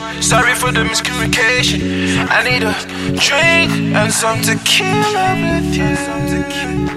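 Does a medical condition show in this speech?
No.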